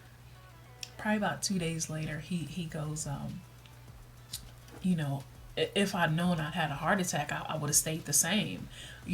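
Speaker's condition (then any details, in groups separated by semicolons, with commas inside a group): No condition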